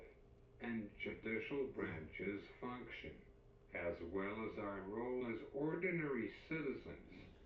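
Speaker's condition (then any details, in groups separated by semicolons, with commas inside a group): Cerebral palsy; uses wheelchair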